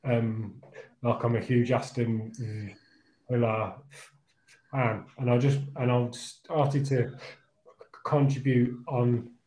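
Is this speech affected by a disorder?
Yes: stammer; stammer since childhood, hard reading aloud at school, phone calls, ordering train tickets, phone callers hung up thinking prank call; still stammers, lockdown impacted stammer, had mask made saying i stammer, you'll have to wait; sound, word and phrase repetitions, part-word repetitions, fillers like um and uh; here prolonged sounds, blocks.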